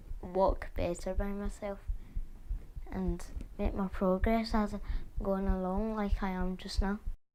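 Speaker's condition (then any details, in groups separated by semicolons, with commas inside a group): Cerebral palsy; affects walking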